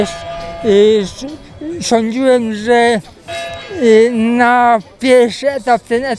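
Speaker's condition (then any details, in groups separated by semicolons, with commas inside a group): Cerebral palsy; childhood onset, limited movement, uses three-wheeled trike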